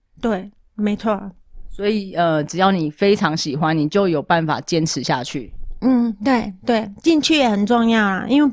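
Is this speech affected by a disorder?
Yes: moderate-to-severe hearing loss; hearing aid taken off during recording and held to microphone, then only sees lips moving.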